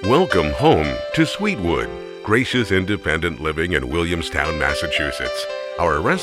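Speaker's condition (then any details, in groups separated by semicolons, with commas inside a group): No condition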